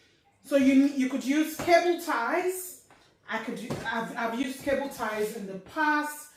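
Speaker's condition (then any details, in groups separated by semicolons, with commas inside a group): No condition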